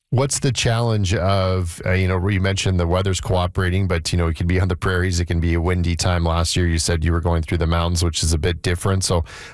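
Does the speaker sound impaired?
No.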